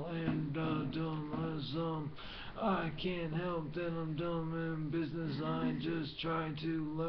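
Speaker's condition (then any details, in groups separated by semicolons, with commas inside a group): Brain injury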